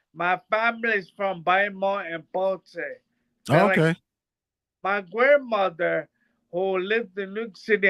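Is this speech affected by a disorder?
Yes: brain bruising; speech bad.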